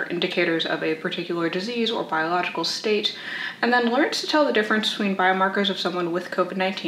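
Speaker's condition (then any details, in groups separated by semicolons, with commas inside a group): No condition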